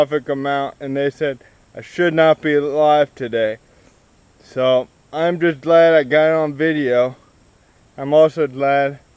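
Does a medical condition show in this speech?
Yes: cerebral palsy, spastic.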